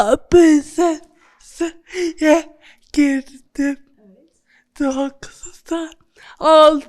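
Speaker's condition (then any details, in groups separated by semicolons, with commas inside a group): Cerebral palsy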